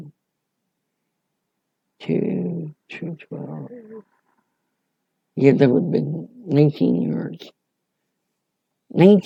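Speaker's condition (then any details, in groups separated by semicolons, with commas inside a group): Cerebral palsy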